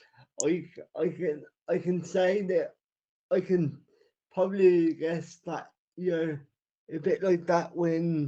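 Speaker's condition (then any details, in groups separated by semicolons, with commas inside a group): Cerebral palsy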